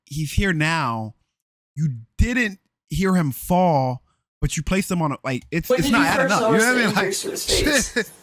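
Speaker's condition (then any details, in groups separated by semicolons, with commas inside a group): No condition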